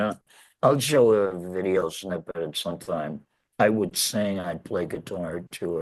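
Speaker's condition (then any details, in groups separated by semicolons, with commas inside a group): Laryngectomy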